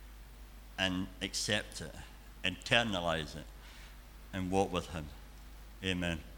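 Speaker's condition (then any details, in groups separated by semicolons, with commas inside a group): Cleft palate and cleft lip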